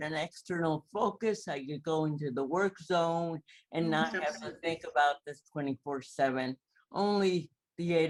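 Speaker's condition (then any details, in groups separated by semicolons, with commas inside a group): Cerebral palsy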